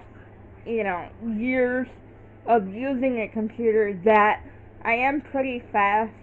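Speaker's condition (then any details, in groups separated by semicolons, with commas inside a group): Cerebral palsy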